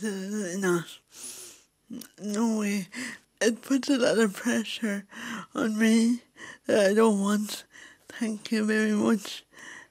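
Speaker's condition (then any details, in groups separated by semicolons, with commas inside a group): Cerebral palsy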